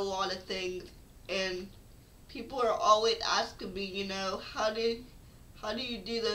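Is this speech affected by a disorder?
Yes: cerebral palsy; affects speech.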